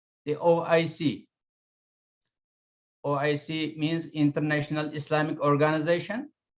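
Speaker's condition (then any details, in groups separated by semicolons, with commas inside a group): No condition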